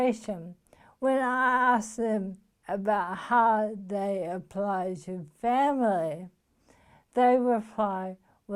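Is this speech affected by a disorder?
Yes: motor neuron disease.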